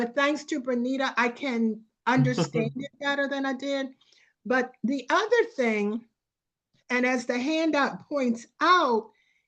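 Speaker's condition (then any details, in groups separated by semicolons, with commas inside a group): No condition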